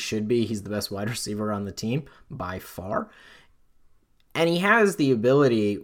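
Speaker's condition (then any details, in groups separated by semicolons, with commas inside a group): No condition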